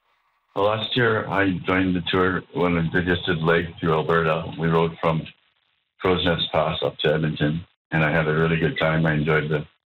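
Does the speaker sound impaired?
Yes: Parkinson's disease; draws blanks mid-sentence, cannot find words.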